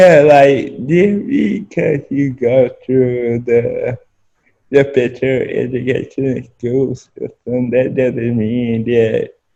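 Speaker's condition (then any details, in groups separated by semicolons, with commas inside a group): Spastic quadriplegic cerebral palsy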